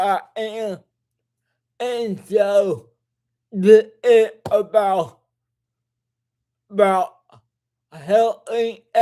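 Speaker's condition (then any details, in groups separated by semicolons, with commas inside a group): Cerebral palsy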